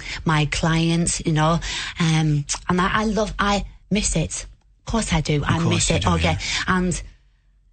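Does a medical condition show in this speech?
Yes: aphasia; brain injury from congenital AVM, airlifted to Cork hospital, surgery, spasticity in arm and leg; transferred to hospital in Tulnery, ongoing recovery, support from Acquired Brain Injury Ireland; relearned talking at Cork hospital, word-finding difficulty, hesitant, breaks off, needs time.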